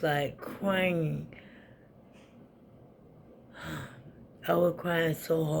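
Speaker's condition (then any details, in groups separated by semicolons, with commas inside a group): ALS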